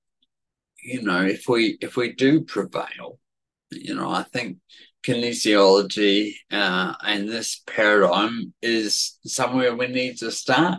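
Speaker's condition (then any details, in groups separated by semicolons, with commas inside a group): Cerebellar atrophy, genetic; speech affected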